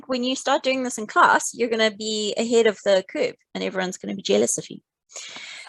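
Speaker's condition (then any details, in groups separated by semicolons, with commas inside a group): No condition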